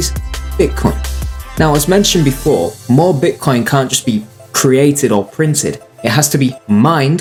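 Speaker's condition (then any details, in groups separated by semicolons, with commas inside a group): No condition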